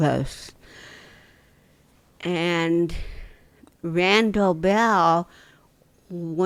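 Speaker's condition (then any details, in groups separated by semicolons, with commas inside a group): Dystonia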